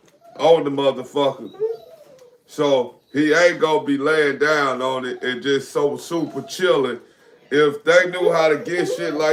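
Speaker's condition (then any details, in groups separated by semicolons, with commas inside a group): No condition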